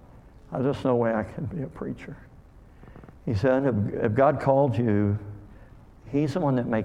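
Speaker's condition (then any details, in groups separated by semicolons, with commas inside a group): Cleft lip and palate; called hair lip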